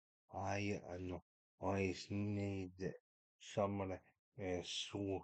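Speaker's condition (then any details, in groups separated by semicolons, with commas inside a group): Cerebral palsy; unable to walk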